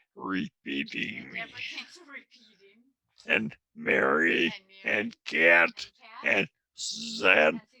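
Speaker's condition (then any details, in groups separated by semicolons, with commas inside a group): Traumatic brain injury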